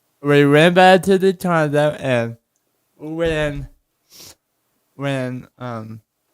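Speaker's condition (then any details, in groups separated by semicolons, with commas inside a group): Cerebral palsy; spine surgery; able to walk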